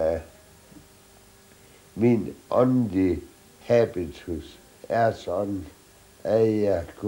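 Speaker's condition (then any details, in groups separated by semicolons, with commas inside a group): ALS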